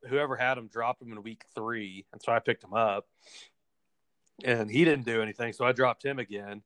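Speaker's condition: No condition

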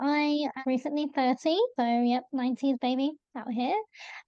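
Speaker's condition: Bilateral cleft lip and palate; adult, no operations since 25, hearing issue, speech and language therapy years ago

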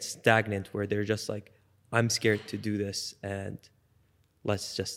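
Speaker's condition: No condition

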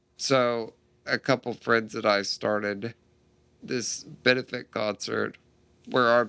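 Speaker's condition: Duchenne muscular dystrophy; spontaneous mutation, no family history, diagnosed at age 3, too weak to walk, wheelchair since age 12

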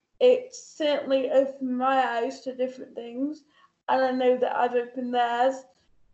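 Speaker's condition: Cerebral palsy; full-time wheelchair user

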